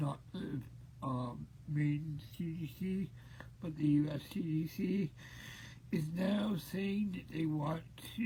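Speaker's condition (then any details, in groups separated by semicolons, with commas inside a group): Cerebral palsy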